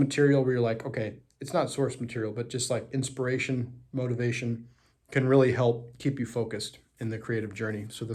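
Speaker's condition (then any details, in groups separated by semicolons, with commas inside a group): No condition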